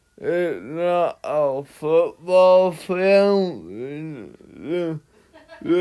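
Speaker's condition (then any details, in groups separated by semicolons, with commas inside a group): Cerebral palsy; one hand affected; atypical speech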